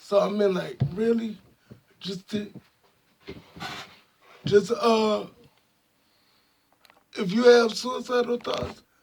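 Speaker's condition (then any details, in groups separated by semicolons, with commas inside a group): Spastic quadriplegic cerebral palsy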